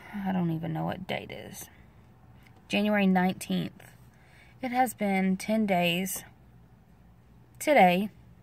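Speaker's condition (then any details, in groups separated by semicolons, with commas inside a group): No condition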